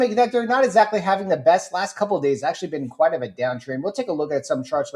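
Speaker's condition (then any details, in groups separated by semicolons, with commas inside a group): No condition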